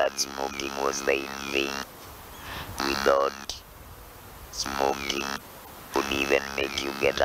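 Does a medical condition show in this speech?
Yes: laryngectomy for larynx cancer; cancer survivor.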